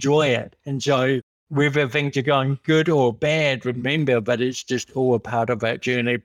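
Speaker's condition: Cerebral palsy; congenital

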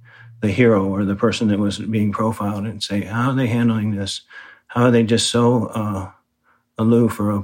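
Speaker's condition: Parkinson's disease; right-sided weakness noticed on long group bike ride

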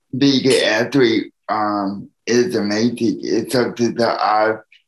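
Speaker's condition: Cerebral palsy; needs help from others

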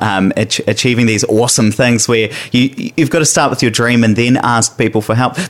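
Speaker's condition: No condition

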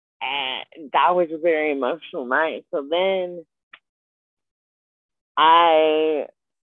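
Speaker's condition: Spastic quadriplegic cerebral palsy; age 27

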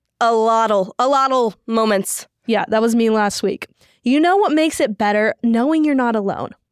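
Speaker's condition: No condition

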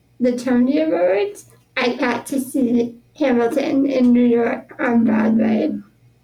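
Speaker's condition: Spinal muscular atrophy; born with it

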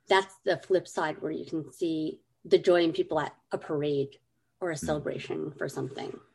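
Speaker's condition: Cleft lip and palate; congenital

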